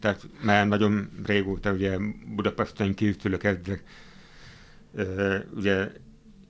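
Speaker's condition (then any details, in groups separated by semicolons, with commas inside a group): Hearing impairment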